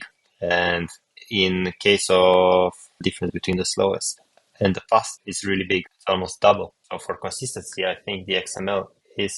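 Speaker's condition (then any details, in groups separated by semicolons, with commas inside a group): No condition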